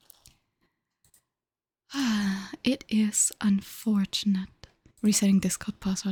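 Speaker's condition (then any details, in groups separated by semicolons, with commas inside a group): No condition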